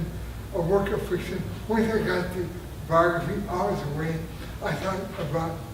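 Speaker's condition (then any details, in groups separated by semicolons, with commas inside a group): Traumatic brain injury; near-fatal injury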